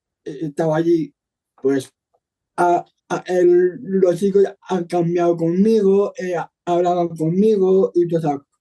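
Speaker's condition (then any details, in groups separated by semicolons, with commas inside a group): Down syndrome; Down syndrome from birth, genetic; attending speech therapy (logopedia) with Sara, prevocational training at association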